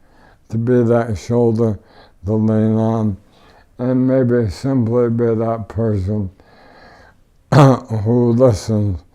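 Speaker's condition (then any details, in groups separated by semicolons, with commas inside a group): ALS; voice changed, voice banked for synthesis, uses synthesized voice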